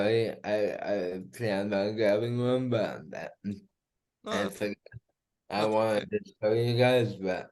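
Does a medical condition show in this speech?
Yes: cerebral palsy.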